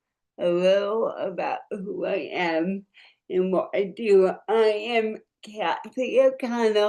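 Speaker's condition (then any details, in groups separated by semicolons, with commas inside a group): Cerebral palsy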